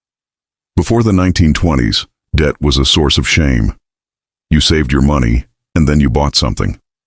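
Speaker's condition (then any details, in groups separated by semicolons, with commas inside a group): No condition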